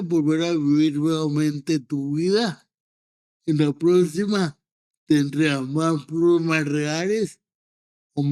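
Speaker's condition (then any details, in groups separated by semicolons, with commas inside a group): Cerebral palsy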